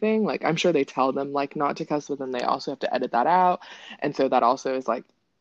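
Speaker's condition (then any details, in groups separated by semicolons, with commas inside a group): No condition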